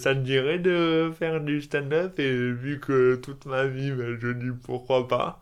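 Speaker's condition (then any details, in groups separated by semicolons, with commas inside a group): Dystonia; elocution difficulties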